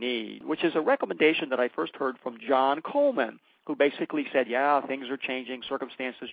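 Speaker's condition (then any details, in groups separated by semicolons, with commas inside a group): No condition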